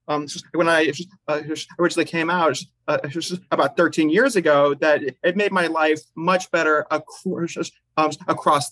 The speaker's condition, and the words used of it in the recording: Stuttering. As I speak with a stutter like this, I constantly have a stream of running words in my head, where if I anticipate a stutter or a silent block, I automatically have to think of a switch word I can use.